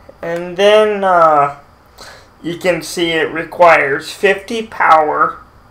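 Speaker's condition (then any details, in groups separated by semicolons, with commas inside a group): Cerebral palsy, mild; speech sometimes affected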